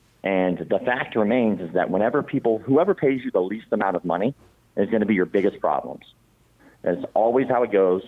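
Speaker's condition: Cleft palate; congenital

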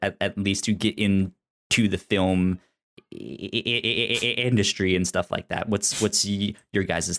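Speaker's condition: Stutter; self-reported stutter; expects stutter to be an obstacle for some listeners; repeated words, blocks

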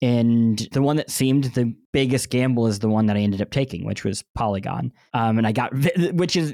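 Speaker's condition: Cleft lip and palate; 2-3 months recovery each

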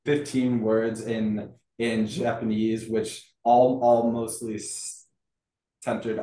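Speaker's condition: Stuttering; stuttering since childhood; varies by situation, more fluent when confident, healthy and feeling good; repeated sounds, repeated words

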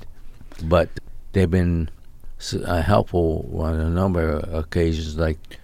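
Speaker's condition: ALS; recently diagnosed, weakening body, cane always, MSU voice banking twice weekly with Tessa, William

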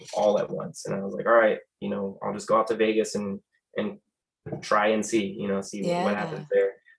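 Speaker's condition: No condition

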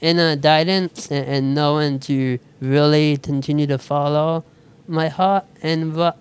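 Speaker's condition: Speech impediment; switched to typing instead

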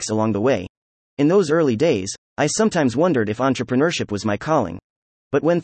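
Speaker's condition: No condition

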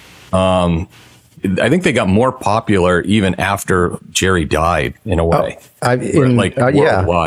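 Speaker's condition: No condition

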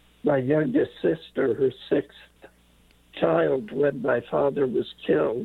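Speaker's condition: Late-onset Pompe disease; over 250 infusions

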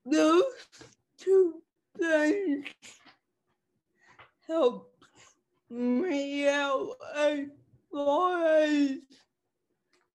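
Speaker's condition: Cerebral palsy; cerebral palsy since childhood

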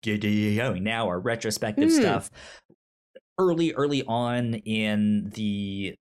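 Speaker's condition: Stutter; stutter since childhood, cause unknown, explained as brain moving faster than mouth, speech therapy in elementary school; stutter when talking; repeated words, prolonged sounds

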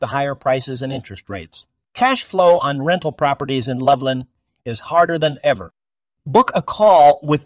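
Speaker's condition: No condition

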